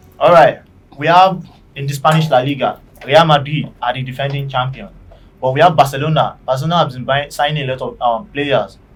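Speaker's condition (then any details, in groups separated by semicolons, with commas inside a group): No condition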